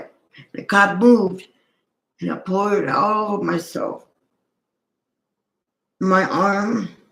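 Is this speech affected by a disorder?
Yes: cerebral palsy.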